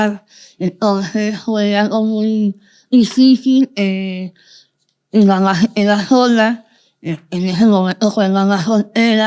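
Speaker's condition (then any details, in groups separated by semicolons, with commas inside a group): Moebius syndrome, congenital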